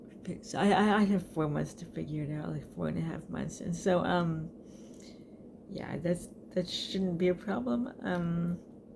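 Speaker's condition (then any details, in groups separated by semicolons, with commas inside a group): Cerebral palsy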